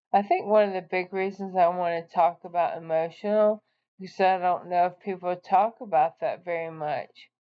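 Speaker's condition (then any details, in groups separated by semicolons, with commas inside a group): ALS; PEG feeding tube; ALSFRS about 31, mask ventilator including daytime naps; expects losing speech, considering eye-gaze device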